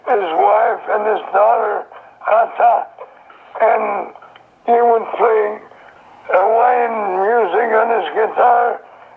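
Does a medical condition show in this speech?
Yes: throat cancer.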